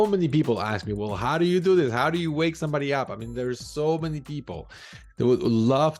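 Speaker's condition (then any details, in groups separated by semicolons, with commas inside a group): No condition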